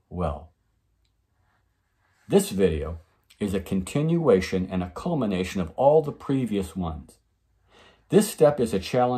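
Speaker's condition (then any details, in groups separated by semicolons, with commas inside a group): No condition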